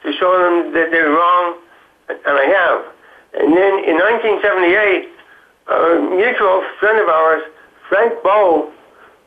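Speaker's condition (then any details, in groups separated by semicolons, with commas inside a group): Parkinson's disease; Parkinson's diagnosed five years ago, stutter since at least college years; very painful, frustrating, attacks jaw and hands, physical therapy with Kevin Linde, exercise bike, swimming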